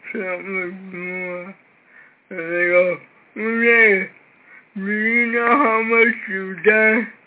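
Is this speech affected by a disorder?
Yes: cerebral palsy, severe; cannot talk well since childhood.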